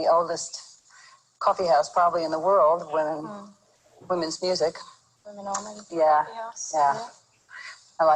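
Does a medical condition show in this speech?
No.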